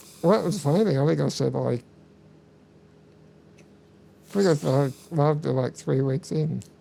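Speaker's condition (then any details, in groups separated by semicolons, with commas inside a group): Muscular dystrophy; uses wheelchair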